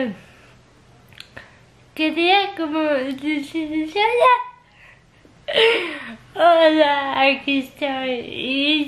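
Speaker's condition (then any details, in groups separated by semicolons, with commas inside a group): Cerebral palsy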